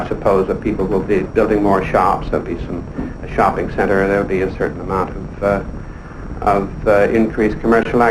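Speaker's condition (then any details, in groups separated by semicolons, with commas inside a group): No condition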